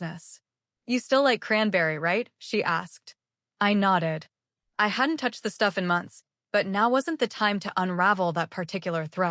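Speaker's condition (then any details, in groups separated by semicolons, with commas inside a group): No condition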